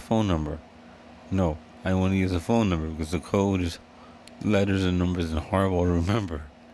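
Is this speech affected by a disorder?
Yes: cerebral palsy; wheelchair user.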